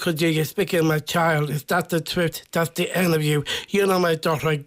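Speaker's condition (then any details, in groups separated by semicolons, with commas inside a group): Down syndrome; acting from age eight at rayfields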